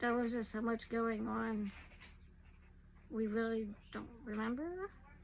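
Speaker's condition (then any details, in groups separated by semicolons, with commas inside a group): Werdnig-Hoffmann disease type 2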